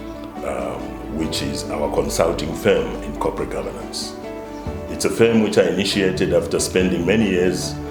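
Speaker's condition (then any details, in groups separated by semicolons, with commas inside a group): No condition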